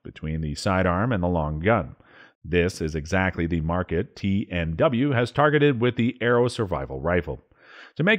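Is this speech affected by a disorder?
No.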